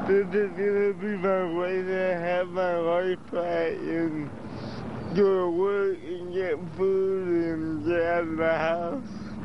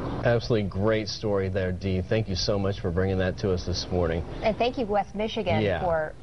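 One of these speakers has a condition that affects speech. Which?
The first: cerebral palsy; rides trike.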